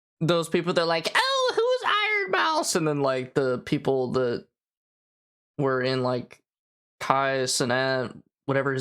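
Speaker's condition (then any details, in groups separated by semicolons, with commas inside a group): No condition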